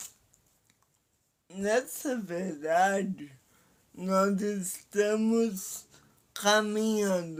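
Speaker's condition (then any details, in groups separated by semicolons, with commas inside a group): Paralysis; speech impairment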